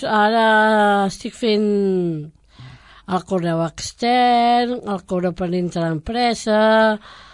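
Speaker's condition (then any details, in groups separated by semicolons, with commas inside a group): Down syndrome; congenital, three copies of chromosome 21, adult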